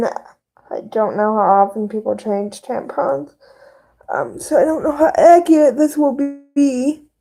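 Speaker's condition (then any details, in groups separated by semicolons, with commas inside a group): Cerebral palsy; both hands affected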